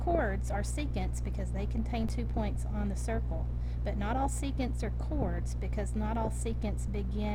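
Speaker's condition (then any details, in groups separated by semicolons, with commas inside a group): No condition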